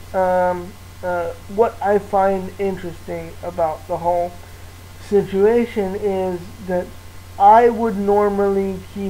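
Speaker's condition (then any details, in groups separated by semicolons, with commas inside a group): Cerebral palsy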